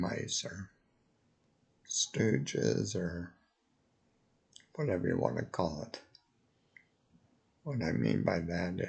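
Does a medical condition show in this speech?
Yes: multiple sclerosis.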